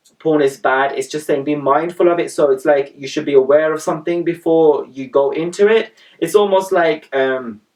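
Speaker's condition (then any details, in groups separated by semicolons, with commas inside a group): No condition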